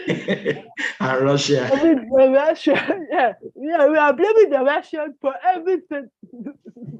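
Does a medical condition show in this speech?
Yes: cerebral palsy.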